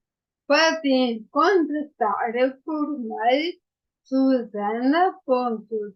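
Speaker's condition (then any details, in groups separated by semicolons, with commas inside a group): Ataxia after brain injury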